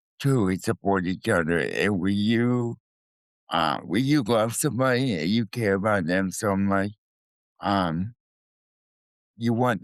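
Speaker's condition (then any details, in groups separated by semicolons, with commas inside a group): Cerebral palsy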